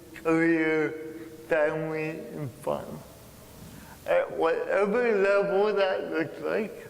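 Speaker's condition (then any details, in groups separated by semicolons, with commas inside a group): Cerebral palsy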